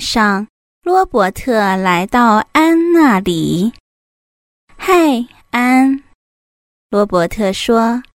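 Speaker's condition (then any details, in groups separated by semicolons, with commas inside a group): No condition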